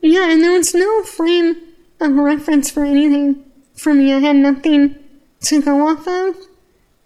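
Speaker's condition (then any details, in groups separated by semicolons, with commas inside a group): Muscular dystrophy; Desmin myofibrillar myopathy, slow progressive muscle wasting, began with frequent falls, weight loss, weak arms, pacemaker; 10 to 12 years since diagnosis, full-time wheelchair, night respirator, likely full-time respirator later, daily help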